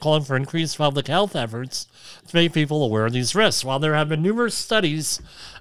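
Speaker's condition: Cleft lip and palate; has tinnitus

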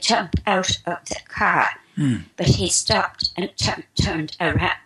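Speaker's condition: Spasmodic dysphonia; expects to speak perfectly in a few minutes

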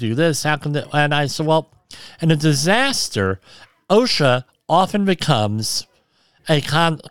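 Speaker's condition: Cleft lip and palate

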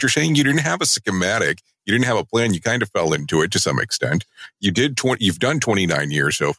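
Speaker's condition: No condition

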